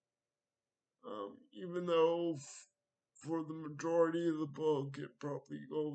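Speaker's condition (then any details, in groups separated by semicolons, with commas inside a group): Cerebral palsy; wheelchair, needs transfer help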